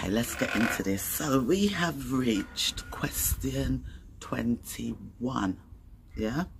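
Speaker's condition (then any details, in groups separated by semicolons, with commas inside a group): No condition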